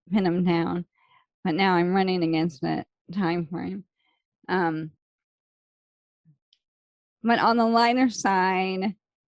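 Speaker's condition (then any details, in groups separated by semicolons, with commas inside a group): ALS; slow progressing form; about 17 years since diagnosis, relatively mildly affected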